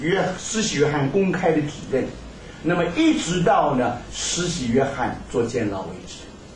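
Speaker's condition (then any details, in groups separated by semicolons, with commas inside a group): No condition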